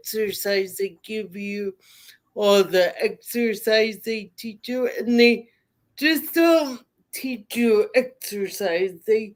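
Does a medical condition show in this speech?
Yes: cerebral palsy.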